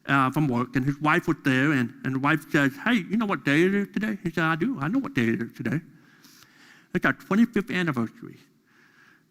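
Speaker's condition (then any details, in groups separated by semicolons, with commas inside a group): Deafness; deaf during school years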